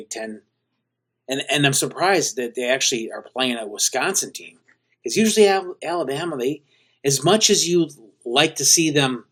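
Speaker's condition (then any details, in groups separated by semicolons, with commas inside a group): No condition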